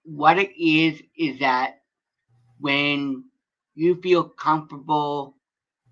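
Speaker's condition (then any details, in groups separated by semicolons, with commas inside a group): Cerebral palsy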